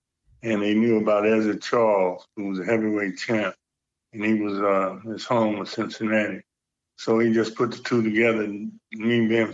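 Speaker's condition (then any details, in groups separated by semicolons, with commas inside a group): Parkinson's; Parkinson's disease for quite a while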